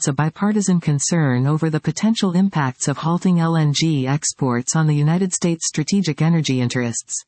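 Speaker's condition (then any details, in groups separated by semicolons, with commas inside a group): No condition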